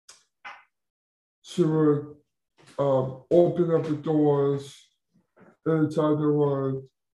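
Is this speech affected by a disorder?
Yes: Down syndrome; intellectual disability.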